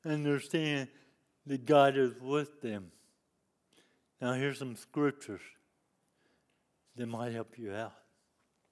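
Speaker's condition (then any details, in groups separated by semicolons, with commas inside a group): Cerebral palsy; lifelong disability since youth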